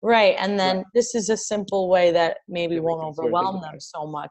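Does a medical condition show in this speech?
No.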